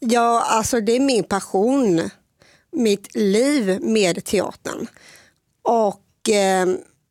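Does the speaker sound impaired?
Yes: Down syndrome; lifelong.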